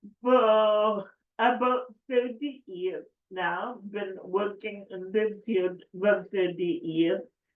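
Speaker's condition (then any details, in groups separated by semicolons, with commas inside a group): Cerebral palsy; affects speech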